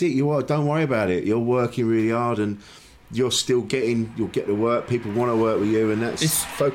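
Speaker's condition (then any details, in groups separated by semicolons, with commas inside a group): No condition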